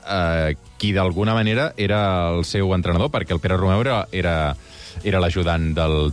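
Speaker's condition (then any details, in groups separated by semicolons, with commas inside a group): No condition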